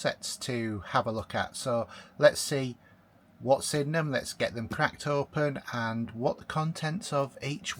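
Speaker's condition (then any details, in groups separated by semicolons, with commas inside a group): No condition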